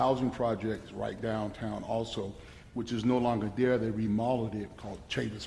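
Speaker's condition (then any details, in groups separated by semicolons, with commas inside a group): No condition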